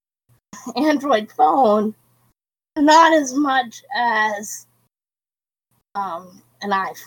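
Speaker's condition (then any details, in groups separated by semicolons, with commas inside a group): Cerebral palsy; quadriplegic, wheelchair user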